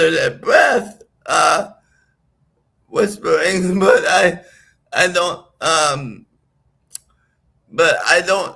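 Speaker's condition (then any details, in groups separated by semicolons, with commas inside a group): Right-sided physical disability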